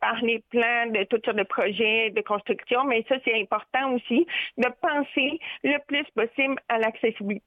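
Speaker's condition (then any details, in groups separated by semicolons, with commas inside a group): Deafness with cochlear implant; familial deafness; hard of hearing with implant, hears nothing without implant; phone hard to understand, especially deep male voices, fast or quiet speakers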